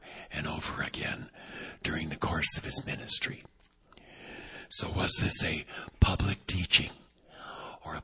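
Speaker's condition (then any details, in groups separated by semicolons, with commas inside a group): Vocal cord paralysis, unilateral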